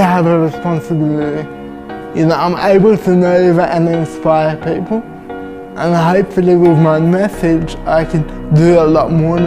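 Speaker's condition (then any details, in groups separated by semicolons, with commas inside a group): Cerebral palsy; from birth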